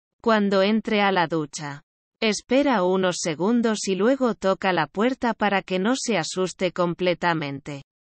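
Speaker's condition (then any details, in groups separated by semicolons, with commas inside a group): No condition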